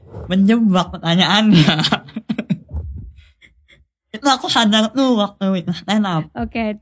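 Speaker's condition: Cleft lip (sumbing); concern about phone calls

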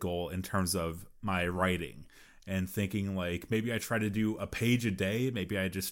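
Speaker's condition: No condition

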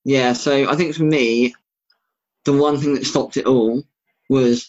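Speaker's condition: Bilateral cleft lip and palate; age 22, 35th operation tomorrow, recent plastic surgery, jaw surgery planned

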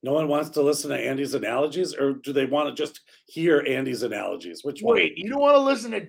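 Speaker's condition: No condition

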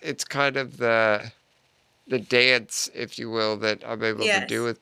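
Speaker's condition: Duchenne muscular dystrophy; adult stem cell therapy in Panama about 4 years ago, first person with Duchenne treated so

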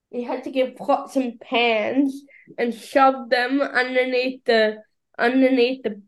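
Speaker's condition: Cerebral palsy; battery-powered wheelchair user

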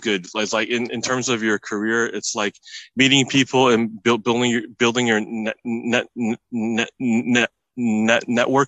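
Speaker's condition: Stuttering; stuttering since at least high school; repeated sounds, prolonged sounds, blocks

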